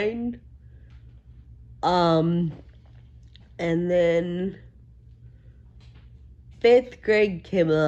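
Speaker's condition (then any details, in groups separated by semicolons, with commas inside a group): Friedreich ataxia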